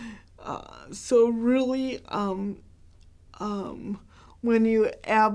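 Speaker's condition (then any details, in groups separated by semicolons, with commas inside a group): Cerebral palsy, mild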